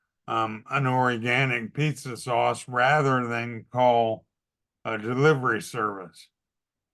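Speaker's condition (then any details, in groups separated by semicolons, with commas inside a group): ALS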